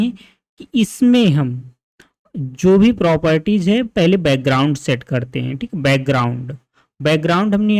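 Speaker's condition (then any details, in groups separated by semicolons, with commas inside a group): No condition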